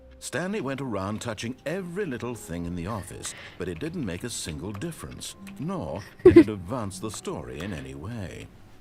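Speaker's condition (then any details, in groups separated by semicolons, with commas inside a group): No condition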